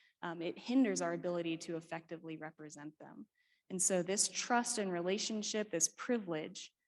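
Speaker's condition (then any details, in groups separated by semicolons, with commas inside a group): No condition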